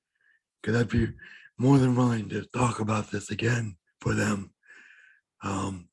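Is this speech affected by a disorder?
Yes: cerebral palsy; needed speech and language therapy.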